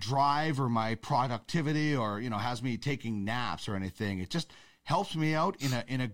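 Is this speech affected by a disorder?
No.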